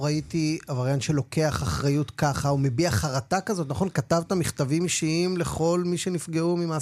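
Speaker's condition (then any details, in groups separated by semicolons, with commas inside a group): No condition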